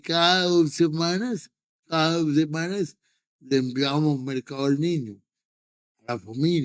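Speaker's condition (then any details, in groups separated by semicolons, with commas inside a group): Cerebral palsy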